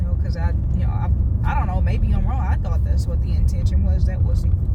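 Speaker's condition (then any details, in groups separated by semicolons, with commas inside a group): No condition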